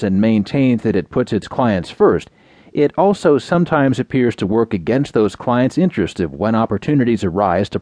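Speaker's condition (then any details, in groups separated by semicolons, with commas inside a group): No condition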